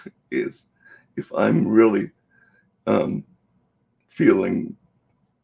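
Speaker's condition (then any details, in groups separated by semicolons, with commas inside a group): Cerebral palsy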